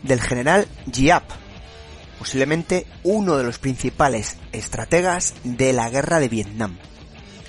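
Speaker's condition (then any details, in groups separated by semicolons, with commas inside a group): No condition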